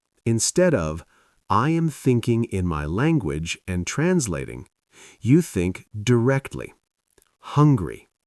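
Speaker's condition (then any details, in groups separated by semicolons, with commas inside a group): No condition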